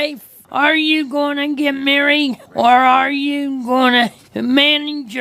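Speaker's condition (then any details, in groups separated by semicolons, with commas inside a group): Cerebral palsy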